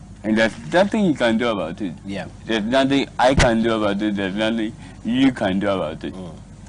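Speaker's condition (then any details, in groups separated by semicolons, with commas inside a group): Cerebral palsy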